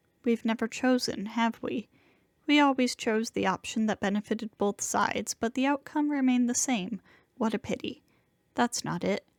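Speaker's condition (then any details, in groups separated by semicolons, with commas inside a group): No condition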